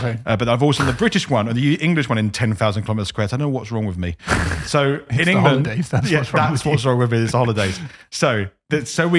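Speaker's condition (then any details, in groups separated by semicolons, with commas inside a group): No condition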